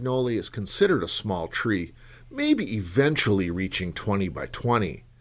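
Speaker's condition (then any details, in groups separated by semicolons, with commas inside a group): No condition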